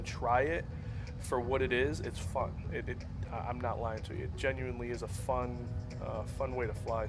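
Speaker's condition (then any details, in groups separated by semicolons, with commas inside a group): No condition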